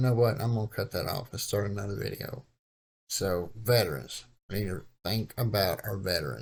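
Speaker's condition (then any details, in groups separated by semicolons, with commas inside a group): Cerebral palsy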